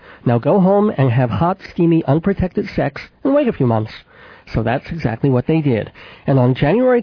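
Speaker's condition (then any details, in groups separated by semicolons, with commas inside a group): Cleft palate with lisp; infant operations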